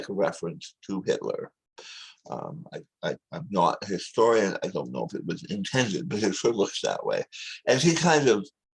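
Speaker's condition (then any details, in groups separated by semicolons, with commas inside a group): Tongue cancer surgery; tongue rebuilt with wrist graft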